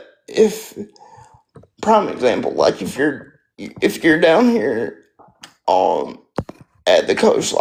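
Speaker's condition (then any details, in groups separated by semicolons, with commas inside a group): Spastic quadriplegic cerebral palsy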